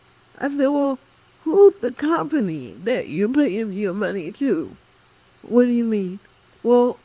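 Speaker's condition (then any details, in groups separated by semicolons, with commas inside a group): Cerebral palsy; speech affected, cognition intact; employers reluctant to hire because of speech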